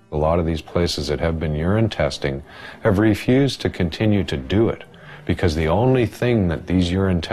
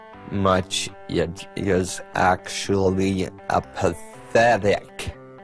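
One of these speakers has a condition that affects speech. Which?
The second: multiple sclerosis; severe shaking.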